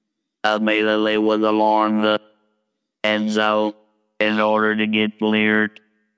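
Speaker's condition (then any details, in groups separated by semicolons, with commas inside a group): Laryngectomy, total laryngectomy with electrolarynx; wand not hard to learn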